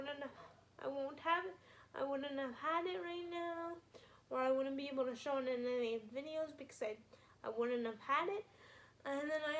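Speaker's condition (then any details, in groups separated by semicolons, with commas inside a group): Spastic quadriplegic cerebral palsy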